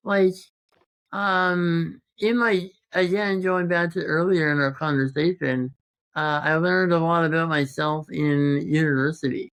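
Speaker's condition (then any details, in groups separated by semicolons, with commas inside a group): Congenital muscular dystrophy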